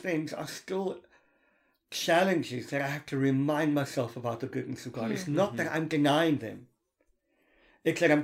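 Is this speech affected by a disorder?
Yes: cleft palate (Pierre Robin syndrome), severe; delayed speech development, audible speech impediment, listeners often ask for repetition.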